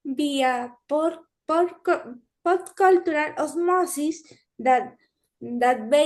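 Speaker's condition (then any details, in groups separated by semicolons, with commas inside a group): Cerebral palsy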